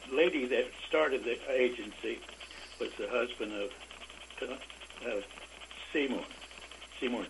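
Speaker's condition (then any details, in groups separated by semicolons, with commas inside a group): Parkinson's disease; about 25 years since onset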